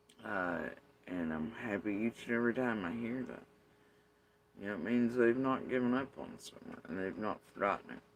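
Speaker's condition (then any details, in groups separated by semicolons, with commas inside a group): Facial paralysis after surgery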